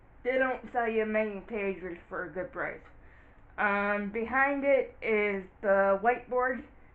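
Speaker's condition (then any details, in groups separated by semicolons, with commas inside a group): Cerebral palsy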